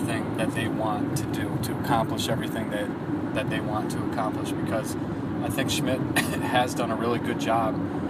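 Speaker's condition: No condition

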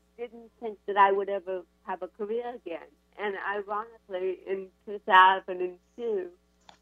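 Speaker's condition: Cerebral palsy; spinal cord surgery C1 to C7

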